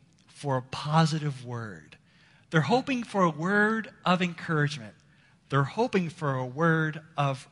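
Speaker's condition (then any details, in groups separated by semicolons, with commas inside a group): No condition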